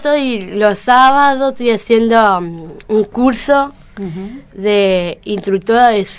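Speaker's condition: Down syndrome; adult aged 32

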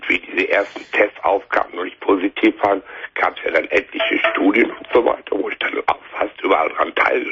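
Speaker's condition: Laryngeal cancer; five nodules surgically removed from larynx, larynx can be preserved, no metastases found; hoarse voice, sounds like having a cold

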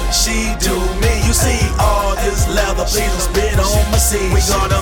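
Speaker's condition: No condition

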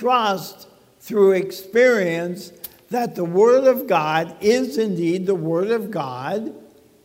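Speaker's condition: ALS; talking funny

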